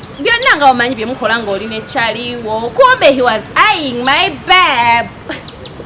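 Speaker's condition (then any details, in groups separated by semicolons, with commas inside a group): No condition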